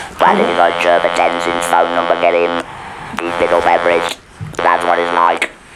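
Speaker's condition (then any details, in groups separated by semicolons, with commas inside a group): Laryngeal cancer with laryngectomy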